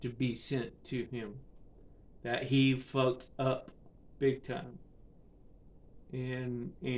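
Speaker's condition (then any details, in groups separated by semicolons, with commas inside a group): Cerebral palsy; affects speech and balance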